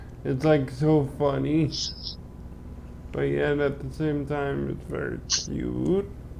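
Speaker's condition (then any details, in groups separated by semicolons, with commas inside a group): Cerebral palsy; limbs affected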